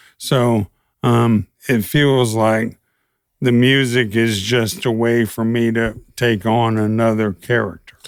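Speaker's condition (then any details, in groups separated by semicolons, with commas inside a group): ALS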